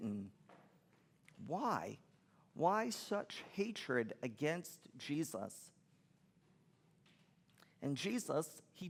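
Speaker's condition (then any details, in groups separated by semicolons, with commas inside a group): No condition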